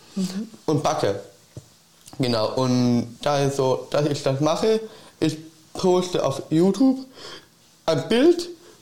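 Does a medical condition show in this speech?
Yes: Down syndrome.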